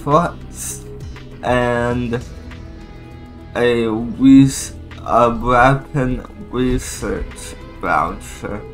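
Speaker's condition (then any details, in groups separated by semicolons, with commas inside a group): Cerebral palsy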